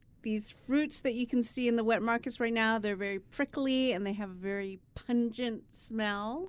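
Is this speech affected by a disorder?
No.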